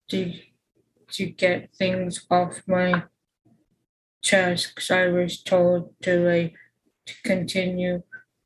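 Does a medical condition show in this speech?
Yes: aphasia; caused by functional neurological disorder, stroke ruled out, diagnosed first hospital day, FND intermittently affects walking; speech regained after practicing in hospital therapy, hospitalized twice, ice pack on forehead, fidget toys; lost speech suddenly on waking for about five months, writing skills also declined, used whiteboard.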